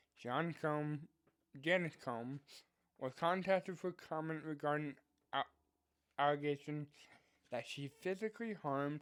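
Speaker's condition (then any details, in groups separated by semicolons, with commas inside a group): Cerebral palsy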